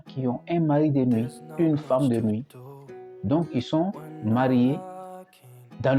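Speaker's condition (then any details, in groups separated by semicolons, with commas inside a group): No condition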